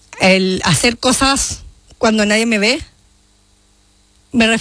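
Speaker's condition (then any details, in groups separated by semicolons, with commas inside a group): Down syndrome; genetic condition, present from birth; described by host as speaking very well and clearly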